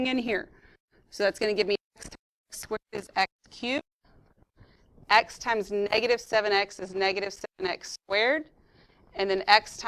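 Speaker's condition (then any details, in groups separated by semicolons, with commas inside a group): No condition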